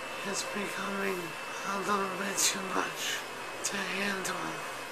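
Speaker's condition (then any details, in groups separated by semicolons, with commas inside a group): ALS; genetic form, later feeding tube, breathing tube, eye-controlled speech computer; about one year since diagnosis, no limb movement, cannot walk; chin, face, tongue twitching, shallow breathing, speaks via eye-computer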